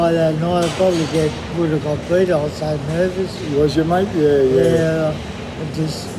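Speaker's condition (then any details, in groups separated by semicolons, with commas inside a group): MND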